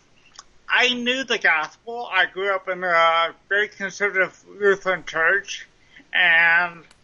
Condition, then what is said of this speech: Cerebral palsy. So if I make reference to something drunk when I'm not, that's why it's because of the speech impediment.